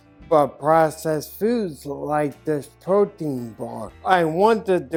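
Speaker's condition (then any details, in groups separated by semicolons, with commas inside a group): Ataxia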